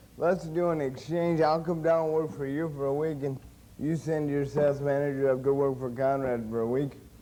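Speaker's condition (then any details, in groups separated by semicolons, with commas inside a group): Cerebral palsy; since birth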